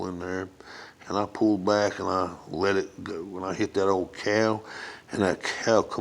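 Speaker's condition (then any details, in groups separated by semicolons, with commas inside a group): No condition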